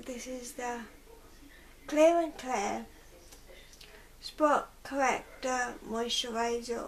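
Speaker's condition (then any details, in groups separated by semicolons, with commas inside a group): Cerebral palsy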